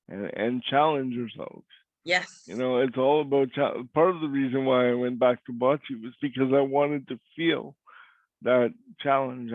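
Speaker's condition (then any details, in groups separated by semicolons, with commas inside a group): Cerebral palsy; voice is different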